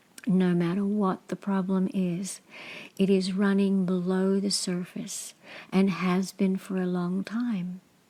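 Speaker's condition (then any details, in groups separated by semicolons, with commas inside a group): No condition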